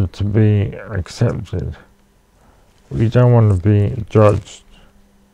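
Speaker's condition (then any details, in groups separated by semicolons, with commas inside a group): Cerebral palsy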